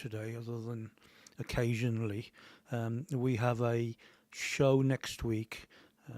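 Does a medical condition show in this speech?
No.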